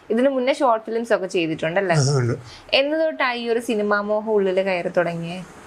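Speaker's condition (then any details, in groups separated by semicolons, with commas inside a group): No condition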